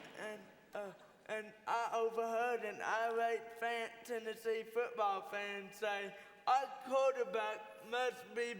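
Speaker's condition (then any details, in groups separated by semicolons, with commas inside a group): Cerebral palsy; from birth, uses wheelchair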